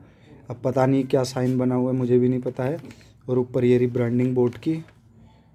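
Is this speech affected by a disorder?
No.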